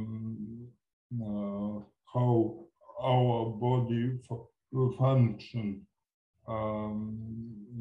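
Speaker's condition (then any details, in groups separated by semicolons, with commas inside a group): Cerebral palsy; from birth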